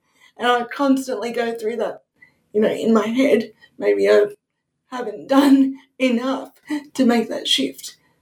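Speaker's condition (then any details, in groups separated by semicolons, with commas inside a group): Cerebral palsy; wheelchair user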